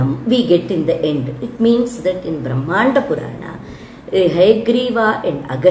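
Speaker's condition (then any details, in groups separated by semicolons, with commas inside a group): No condition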